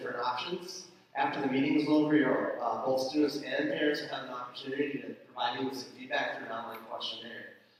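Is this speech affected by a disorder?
No.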